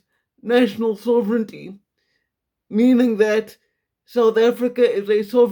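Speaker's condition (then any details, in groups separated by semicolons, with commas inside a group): Quadriplegic cerebral palsy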